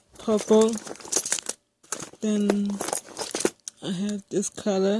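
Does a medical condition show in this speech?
Yes: speech impairment.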